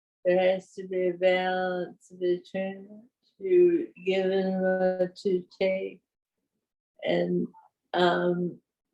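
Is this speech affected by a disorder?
Yes: Parkinson's; voice weaker than before.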